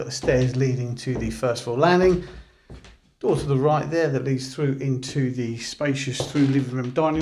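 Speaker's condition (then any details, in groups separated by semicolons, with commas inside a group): No condition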